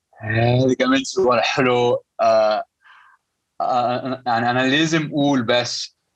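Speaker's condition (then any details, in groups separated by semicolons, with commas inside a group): Stuttering; present since at least teenage years; stutter noticeable, joking about it helps listeners understand why speech sounds that way; repeated sounds, blocks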